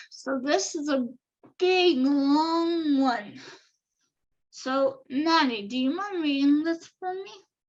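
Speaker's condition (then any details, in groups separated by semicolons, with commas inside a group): Cerebral palsy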